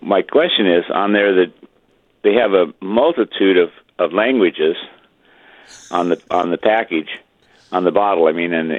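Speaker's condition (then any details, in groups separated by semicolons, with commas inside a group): No condition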